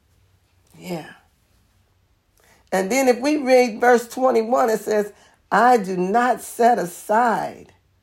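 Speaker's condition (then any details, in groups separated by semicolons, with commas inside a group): No condition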